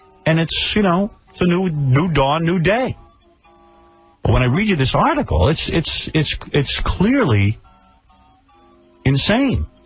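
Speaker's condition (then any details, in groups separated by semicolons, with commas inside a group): No condition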